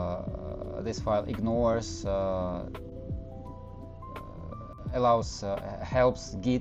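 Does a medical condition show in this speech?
No.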